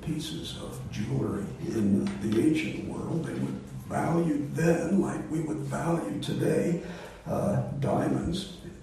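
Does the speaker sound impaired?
Yes: voice disorder; not contagious.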